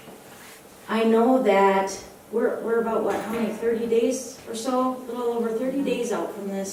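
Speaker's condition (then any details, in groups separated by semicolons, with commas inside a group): No condition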